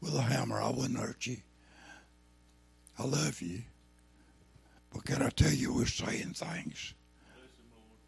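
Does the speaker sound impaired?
Yes: throat cancer, lost vocal cord; tumor grew from just over one to two inches in about two months.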